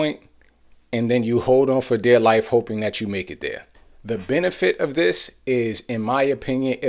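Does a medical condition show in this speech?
No.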